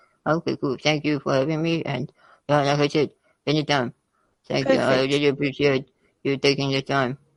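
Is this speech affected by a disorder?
Yes: spinal muscular atrophy type 2.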